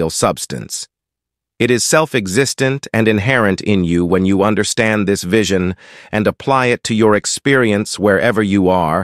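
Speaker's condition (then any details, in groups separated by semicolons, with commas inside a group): No condition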